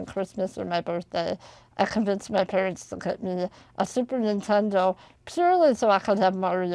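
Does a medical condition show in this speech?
Yes: spinal muscular atrophy.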